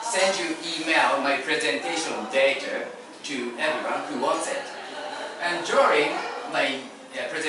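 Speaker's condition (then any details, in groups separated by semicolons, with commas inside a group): No condition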